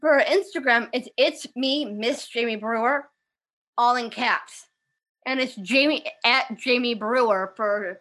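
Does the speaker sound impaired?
Yes: Down syndrome; developmental disability.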